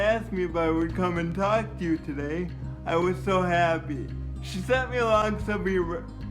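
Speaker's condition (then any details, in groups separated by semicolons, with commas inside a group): Cerebral palsy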